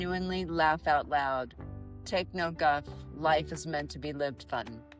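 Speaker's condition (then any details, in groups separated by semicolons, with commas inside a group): No condition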